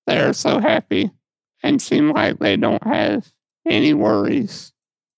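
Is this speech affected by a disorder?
Yes: muscular dystrophy; lifelong, muscle atrophy and weight loss, muscle and fat lost around tailbone, repositioned in bed by mother; lack of physical control over body, sees physical therapist.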